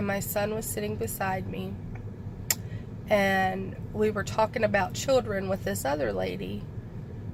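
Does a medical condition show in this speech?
No.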